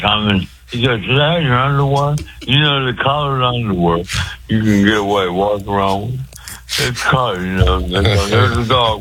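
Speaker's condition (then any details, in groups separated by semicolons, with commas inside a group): Speech impediment; hard to understand on phone call, host asked jd to translate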